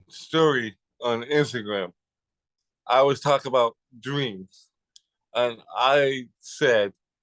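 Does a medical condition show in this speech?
Yes: cerebral palsy.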